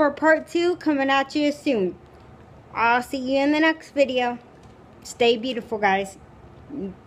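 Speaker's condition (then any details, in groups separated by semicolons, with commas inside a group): Cerebral palsy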